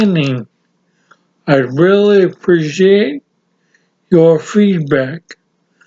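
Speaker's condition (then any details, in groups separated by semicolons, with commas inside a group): Severe brain injury; severe, ataxia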